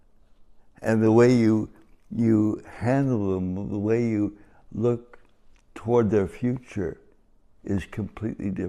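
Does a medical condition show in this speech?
Yes: cerebral palsy; from birth.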